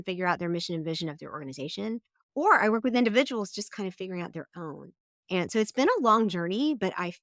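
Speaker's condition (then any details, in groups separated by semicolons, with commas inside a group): No condition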